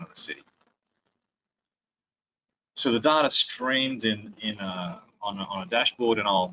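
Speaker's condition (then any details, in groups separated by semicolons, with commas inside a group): No condition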